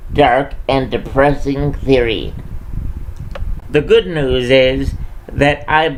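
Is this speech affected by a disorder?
Yes: cerebral palsy.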